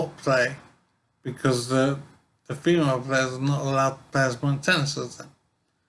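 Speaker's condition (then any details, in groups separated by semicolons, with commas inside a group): Brain injury; severe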